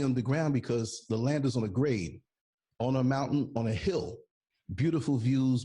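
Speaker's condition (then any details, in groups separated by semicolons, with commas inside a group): No condition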